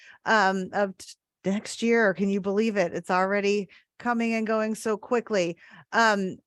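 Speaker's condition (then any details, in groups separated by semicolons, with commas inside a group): No condition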